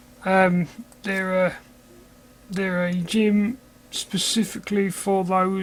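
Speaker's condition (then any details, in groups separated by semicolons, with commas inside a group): Cerebral palsy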